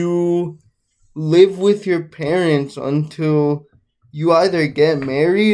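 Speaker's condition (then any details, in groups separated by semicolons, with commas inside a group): Cerebral palsy, mixed, mild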